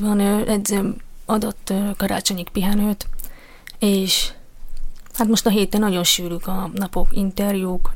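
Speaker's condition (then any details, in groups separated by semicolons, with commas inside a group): Deafness; cochlear implant 2.5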